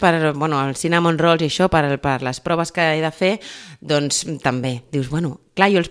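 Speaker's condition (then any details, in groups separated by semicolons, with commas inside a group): No condition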